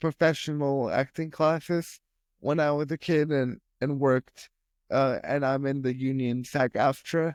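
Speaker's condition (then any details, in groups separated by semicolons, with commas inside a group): Spastic quadriplegia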